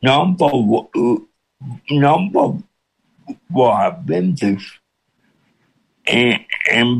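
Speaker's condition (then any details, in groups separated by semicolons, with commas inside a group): Cerebral palsy with speech impediment; listeners adjust within minutes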